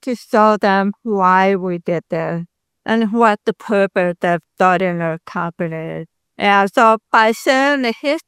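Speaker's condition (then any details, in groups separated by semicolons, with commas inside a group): Deafness, congenital; speaks very well per host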